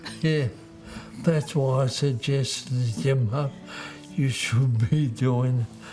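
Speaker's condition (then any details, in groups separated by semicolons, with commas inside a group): Motor neurone disease; about 30 years since diagnosis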